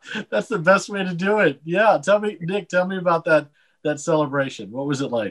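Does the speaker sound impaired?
No.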